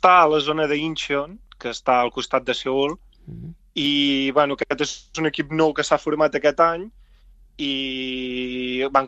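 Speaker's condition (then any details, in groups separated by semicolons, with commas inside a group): No condition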